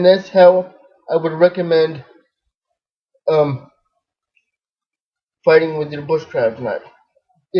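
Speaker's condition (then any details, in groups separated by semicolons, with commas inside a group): Cerebral palsy, spastic diplegia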